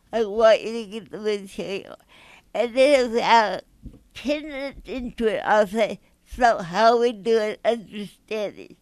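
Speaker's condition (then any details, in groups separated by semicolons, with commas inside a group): Mild cerebral palsy; mild cerebral palsy affecting speech; difficult to understand at first, easier once listener adjusts; hard to understand initially, listeners must listen closely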